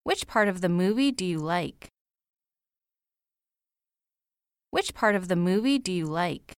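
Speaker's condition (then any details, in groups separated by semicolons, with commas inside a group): No condition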